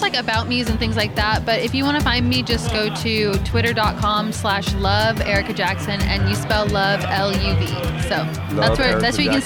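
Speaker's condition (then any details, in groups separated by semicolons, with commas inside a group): No condition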